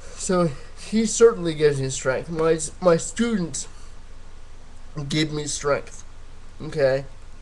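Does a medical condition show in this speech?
Yes: cerebral palsy, spastic diplegia.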